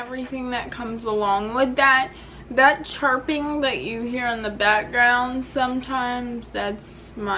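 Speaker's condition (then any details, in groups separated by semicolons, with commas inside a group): Cerebral palsy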